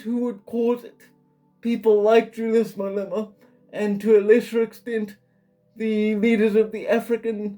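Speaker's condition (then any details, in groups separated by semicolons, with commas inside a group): Quadriplegic cerebral palsy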